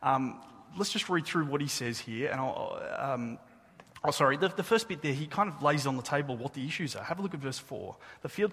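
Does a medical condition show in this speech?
No.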